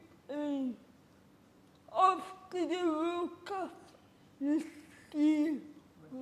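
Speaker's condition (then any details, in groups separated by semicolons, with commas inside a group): Cerebral palsy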